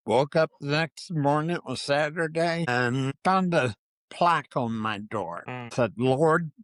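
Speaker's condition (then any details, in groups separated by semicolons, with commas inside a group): Parkinson's disease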